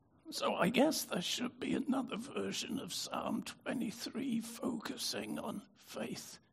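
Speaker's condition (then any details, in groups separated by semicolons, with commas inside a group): Spasmodic dystonia; brain disorder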